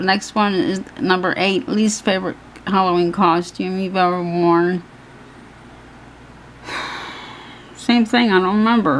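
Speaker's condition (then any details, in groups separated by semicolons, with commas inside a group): Cerebral palsy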